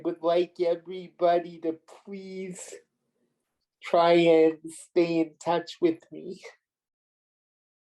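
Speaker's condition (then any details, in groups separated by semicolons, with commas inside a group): Cerebral palsy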